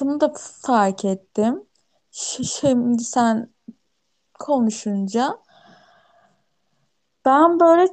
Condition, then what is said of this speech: Stuttering. Ben yine hani aynı ölçüde kekeliyorum.